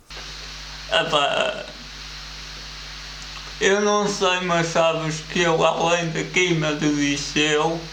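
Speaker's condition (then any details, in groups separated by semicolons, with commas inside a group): Cerebral palsy; since childhood, limited physical activity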